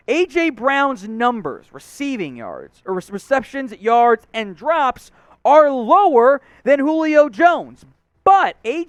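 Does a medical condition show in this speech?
No.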